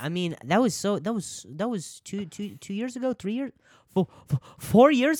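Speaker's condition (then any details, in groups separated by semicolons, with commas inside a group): Stuttering; after coffee, racing thoughts, feels unable to slow down; voice can't keep up with thoughts, worse with caffeine; repeated sounds, repeated words, prolonged sounds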